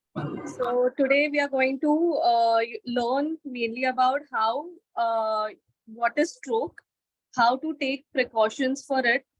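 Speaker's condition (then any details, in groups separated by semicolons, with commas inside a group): No condition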